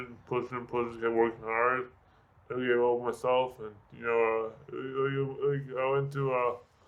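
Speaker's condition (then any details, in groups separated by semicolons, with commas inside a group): Severe brain injury; speech affected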